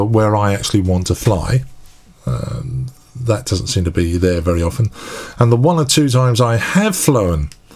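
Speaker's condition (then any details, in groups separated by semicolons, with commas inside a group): No condition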